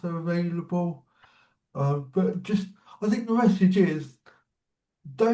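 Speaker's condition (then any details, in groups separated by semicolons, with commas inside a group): Cerebral palsy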